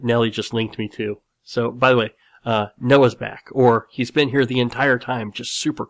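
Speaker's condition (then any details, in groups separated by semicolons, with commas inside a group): Cleft lip and palate; nose still slightly crooked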